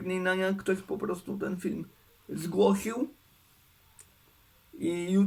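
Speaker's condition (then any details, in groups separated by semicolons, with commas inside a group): Cerebral palsy; uses wheelchair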